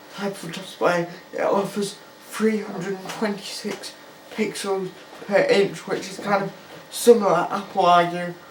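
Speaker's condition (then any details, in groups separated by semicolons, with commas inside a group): Cerebral palsy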